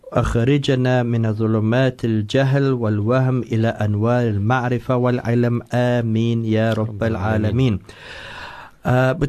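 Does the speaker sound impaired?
No.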